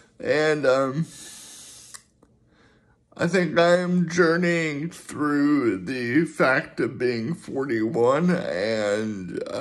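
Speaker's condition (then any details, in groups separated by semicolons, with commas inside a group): Cerebral palsy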